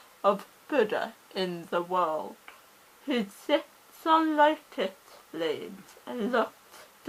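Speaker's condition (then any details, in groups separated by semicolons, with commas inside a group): Cerebral palsy; oxygen starvation at birth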